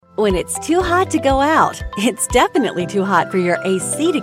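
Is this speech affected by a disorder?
No.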